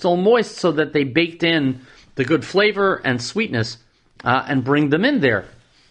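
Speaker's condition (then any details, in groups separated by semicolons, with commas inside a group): No condition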